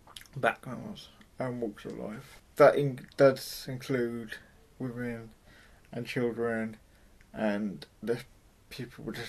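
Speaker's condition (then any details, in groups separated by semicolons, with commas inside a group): Cerebral palsy; mild, affects muscles and speech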